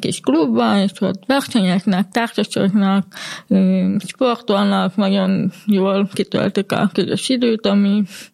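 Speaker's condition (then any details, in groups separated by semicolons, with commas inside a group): Hearing impairment; used speech-to-text interpreter in university lectures, colleague helps when not understanding in groups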